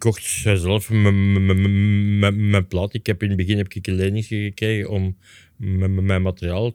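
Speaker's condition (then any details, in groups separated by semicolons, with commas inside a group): Stuttering; publicly known, occasionally a hindrance, tongue loss causing few complaints, reading aloud stopped at entrance exam; repeated sounds, prolonged sounds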